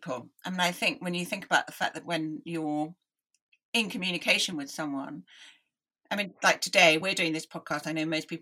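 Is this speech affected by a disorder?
Yes: deafness; listening took effort.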